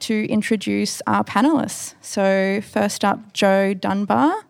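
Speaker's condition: No condition

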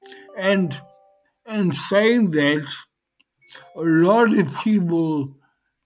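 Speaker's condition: Dysarthria post-stroke; speech highly affected

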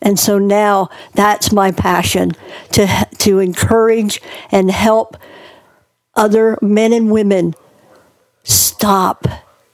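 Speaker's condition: Cleft palate; born two months premature

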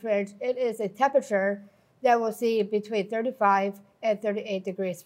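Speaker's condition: Down syndrome; congenital, early intervention programs and therapies in early childhood

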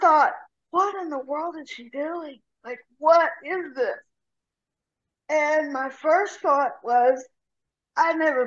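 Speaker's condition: Cerebral palsy; severe rotator cuff tear

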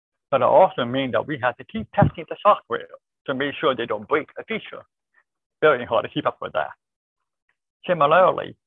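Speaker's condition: Deafness; born deaf, cochlear implant, relies on lip reading and visual media; hears okay with cochlear implant, still needs lip reading and captioning to follow online meetings

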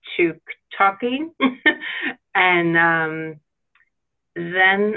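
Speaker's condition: Aphasia after stroke; aphasia from stroke 4 years ago; 4 years since stroke, past speech therapy with speech therapist Jennifer Kurtz; could not talk at all first week, talking restored by therapist Jennifer Kurtz

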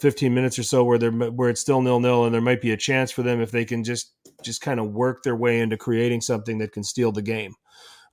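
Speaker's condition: No condition

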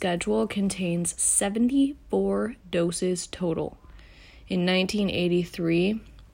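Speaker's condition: No condition

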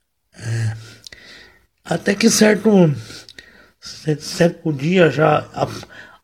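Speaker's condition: Cerebral palsy, mild; wheelchair user, motor function affected; voice mildly affected, occasional voice breaks

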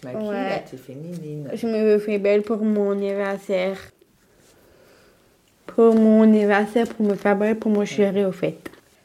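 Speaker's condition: Down syndrome (trisomy 21); congenital chromosomal condition

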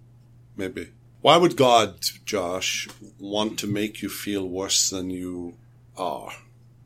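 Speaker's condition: No condition

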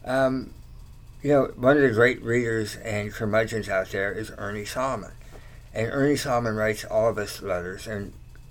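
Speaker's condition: Tongue cancer surgery; slight slur, talks okay

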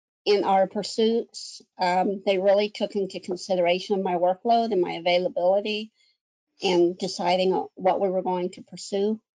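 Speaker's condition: Cleft lip and palate; congenital cleft lip and cleft palate, 60 plus surgeries; one or two surgeries a year

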